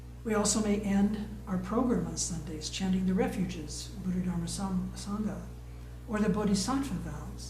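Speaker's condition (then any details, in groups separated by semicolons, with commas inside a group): No condition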